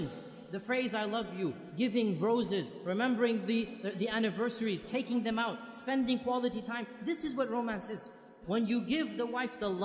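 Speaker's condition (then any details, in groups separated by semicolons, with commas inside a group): No condition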